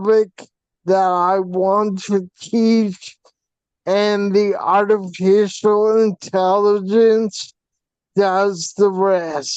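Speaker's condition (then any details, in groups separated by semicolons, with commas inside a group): Facial paralysis from hydrocephalus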